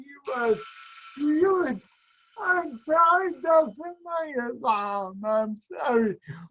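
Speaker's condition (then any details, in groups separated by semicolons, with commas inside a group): Speech and mobility impairment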